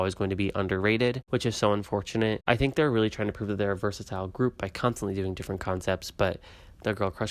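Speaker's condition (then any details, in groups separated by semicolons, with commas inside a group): No condition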